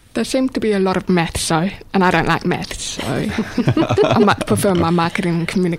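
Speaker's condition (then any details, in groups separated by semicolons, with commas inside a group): Deafness, born deaf; probably congenital deafness, diagnosed at age 3.5, twin brother and older sister also deaf; uses spoken English and Auslan (Australian sign language), signing since age 16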